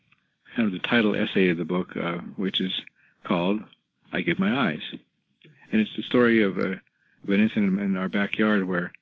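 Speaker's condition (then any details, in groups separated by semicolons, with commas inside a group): Parkinson's disease; ability to walk almost gone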